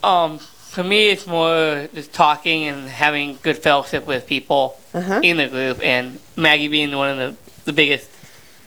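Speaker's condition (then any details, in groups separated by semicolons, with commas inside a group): Down syndrome; 32 years old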